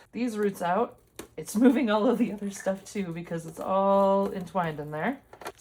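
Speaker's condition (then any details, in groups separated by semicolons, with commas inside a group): No condition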